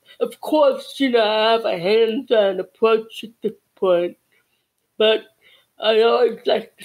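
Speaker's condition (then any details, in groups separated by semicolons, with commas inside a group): Cerebral palsy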